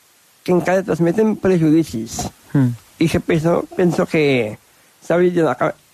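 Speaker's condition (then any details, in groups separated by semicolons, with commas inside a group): Down syndrome; different learning pace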